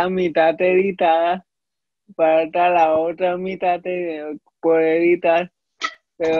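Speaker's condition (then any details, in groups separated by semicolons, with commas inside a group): Cerebral palsy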